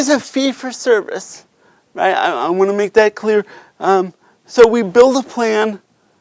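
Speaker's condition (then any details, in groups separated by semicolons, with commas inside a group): Cerebral palsy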